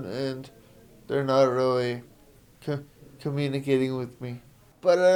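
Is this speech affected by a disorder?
Yes: spastic quadriplegic cerebral palsy; needs daily supports, uses assistive technology.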